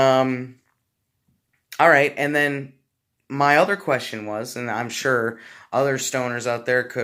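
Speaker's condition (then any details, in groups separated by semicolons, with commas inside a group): No condition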